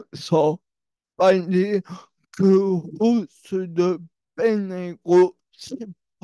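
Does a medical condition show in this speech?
Yes: brain lesion disability; self-described speech disability.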